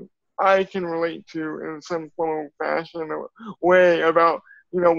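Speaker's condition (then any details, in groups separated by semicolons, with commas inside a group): Cerebral palsy; from birth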